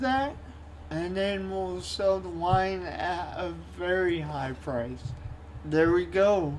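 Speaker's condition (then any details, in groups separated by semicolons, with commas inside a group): Cerebral palsy; only one hand usable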